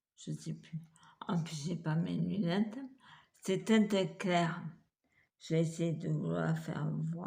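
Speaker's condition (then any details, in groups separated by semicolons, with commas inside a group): Multiple sclerosis; wheelchair, hand difficulties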